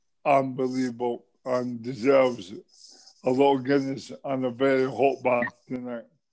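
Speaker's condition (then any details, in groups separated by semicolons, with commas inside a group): MND; speaks well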